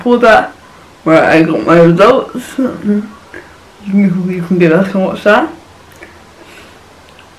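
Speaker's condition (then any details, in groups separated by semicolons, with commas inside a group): Cerebral palsy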